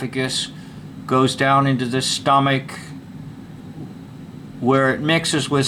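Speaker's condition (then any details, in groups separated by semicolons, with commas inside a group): No condition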